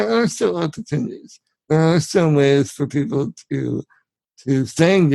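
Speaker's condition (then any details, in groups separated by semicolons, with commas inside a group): Spinal muscular atrophy; genetic, from birth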